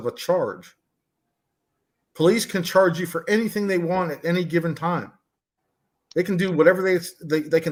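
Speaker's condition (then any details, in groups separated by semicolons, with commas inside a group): No condition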